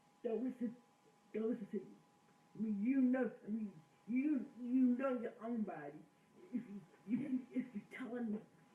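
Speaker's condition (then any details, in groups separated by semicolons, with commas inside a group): Cerebral palsy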